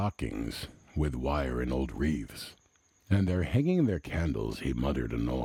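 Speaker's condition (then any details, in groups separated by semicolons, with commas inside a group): No condition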